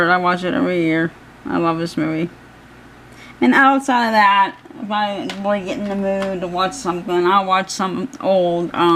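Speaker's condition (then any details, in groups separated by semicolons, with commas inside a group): Cerebral palsy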